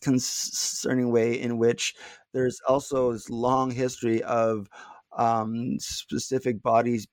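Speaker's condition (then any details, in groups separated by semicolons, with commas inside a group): Stuttering; little stuttering currently; prolonged sounds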